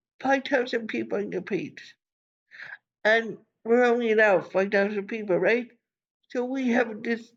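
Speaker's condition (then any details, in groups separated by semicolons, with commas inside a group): Cerebral palsy; from birth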